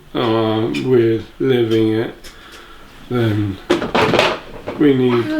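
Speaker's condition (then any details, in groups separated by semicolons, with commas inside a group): Motor neurone disease; affects speech and walking; speech deteriorated since diagnosis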